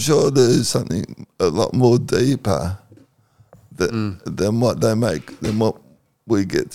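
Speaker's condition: Cerebral palsy; second COVID vaccine dose

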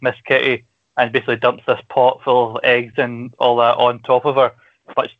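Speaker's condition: No condition

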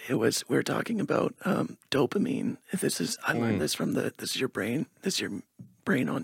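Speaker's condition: Spasmodic dysphonia; worsened over years

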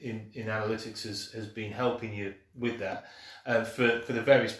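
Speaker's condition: No condition

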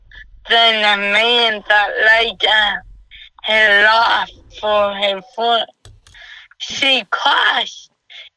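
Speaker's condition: Cerebral palsy; self-described as half-CP

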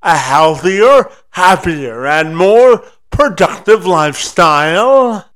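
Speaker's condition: Cerebral palsy; severe

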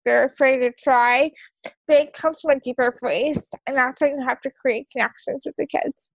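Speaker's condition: Cerebral palsy; wheelchair use, onset before birth

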